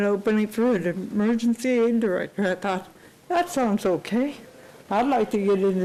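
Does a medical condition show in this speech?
Yes: cerebral palsy; unable to type.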